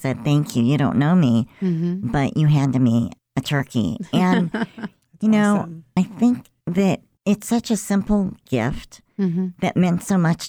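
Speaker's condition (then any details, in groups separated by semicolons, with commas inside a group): Cleft lip and palate; about 50-some years ago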